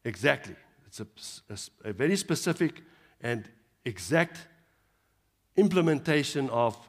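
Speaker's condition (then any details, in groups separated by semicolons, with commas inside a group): No condition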